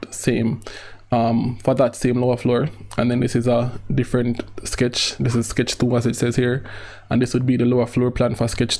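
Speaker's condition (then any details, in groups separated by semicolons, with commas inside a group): No condition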